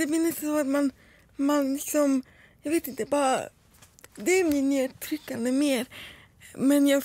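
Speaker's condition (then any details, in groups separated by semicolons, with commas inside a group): Cerebral palsy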